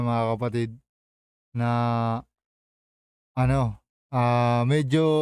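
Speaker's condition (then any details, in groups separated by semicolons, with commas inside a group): No condition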